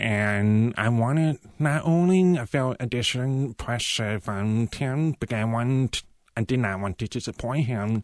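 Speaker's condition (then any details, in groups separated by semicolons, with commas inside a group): Profound deafness; uses cochlear implants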